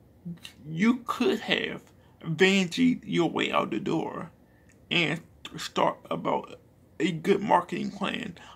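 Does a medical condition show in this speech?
Yes: cerebral palsy; speech is not the best.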